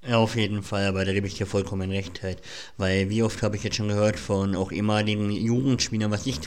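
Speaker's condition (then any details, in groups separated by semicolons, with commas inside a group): Cleft palate; voice may audibly show the cleft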